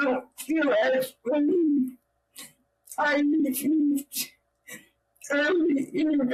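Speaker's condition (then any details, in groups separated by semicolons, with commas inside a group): Cerebral palsy; own voice needs subtitles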